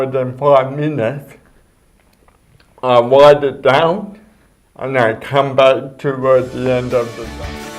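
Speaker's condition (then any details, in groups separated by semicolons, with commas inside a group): Cerebral palsy; speech impediment, noticeable voice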